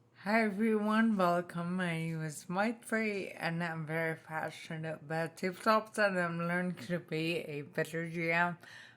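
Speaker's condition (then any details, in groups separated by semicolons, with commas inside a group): Spinocerebellar ataxia type 2, SCA2; tongue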